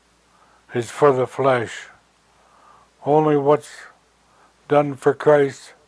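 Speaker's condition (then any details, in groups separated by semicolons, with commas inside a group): Stroke; stroke at age 78, trembling hands, fell and broke hip, arterial aneurysm found on x-rays, surgery; slurred speech after stroke, hard time finding words, shaky voice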